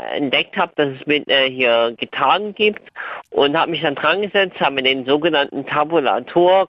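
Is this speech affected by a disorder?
Yes: cleft lip and palate; jaw and palate, visible facial difference.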